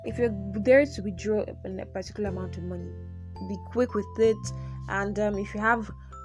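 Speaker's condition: No condition

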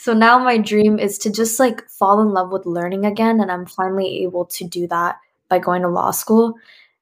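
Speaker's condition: No condition

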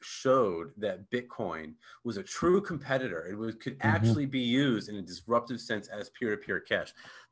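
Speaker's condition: No condition

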